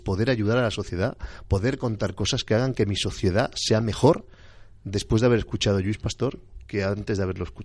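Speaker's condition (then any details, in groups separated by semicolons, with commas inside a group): No condition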